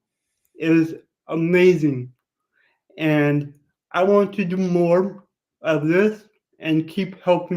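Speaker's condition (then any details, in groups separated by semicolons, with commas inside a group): Cerebral palsy; speech noticeably affected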